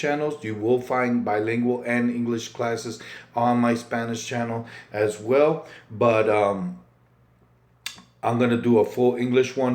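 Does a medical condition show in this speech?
No.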